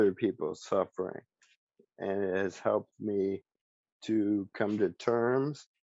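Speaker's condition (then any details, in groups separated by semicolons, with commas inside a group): ALS; speech still preserved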